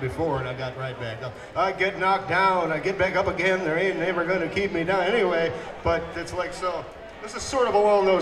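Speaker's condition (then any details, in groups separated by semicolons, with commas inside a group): No condition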